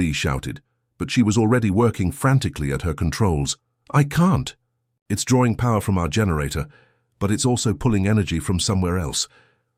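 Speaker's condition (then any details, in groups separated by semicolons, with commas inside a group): No condition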